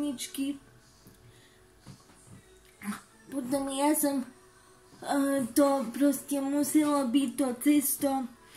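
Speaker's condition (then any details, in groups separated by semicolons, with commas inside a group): Cerebral palsy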